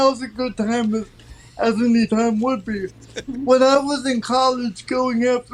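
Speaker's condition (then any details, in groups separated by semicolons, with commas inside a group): Cerebral palsy; from birth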